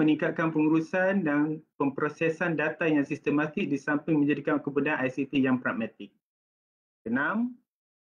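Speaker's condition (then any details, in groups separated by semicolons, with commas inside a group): No condition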